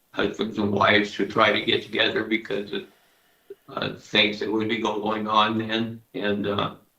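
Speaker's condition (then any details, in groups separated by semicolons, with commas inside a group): Parkinson's disease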